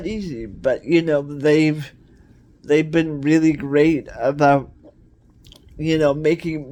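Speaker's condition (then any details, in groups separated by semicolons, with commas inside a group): Cerebral palsy; cerebral palsy, wheelchair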